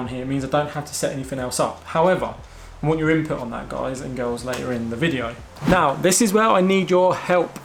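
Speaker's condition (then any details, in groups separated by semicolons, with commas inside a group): No condition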